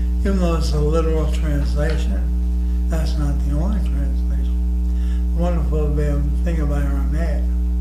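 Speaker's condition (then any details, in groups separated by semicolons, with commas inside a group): ALS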